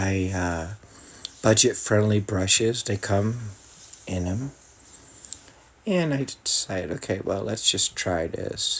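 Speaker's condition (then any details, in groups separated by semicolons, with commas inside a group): No condition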